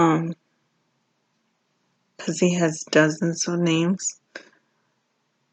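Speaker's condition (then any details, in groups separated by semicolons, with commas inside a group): Cerebral palsy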